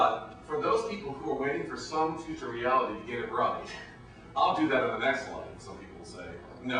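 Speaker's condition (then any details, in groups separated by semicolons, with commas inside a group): No condition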